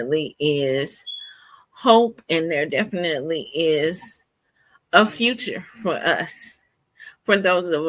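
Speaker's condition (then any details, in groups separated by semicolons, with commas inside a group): Cerebral palsy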